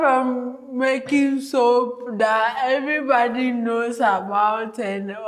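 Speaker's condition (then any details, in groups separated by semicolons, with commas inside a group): Cerebral palsy; from birth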